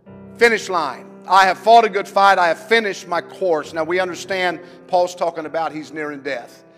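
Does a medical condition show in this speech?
No.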